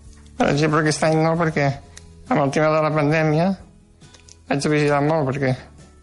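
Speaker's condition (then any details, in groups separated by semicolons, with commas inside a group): Duchenne muscular dystrophy; housebound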